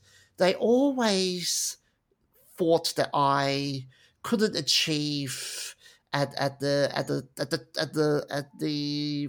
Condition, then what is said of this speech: Stuttering. No, thank you, and I do apologise for my stuttering.